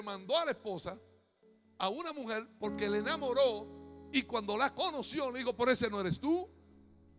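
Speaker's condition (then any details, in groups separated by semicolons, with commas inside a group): No condition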